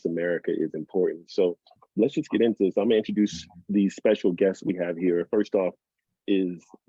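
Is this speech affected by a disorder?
No.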